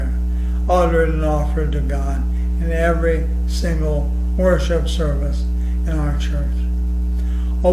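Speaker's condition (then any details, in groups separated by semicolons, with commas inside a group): ALS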